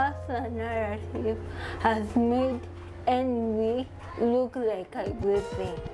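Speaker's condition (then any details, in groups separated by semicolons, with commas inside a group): Cerebral palsy; from birth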